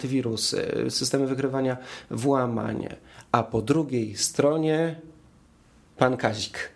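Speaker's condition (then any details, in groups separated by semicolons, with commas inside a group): No condition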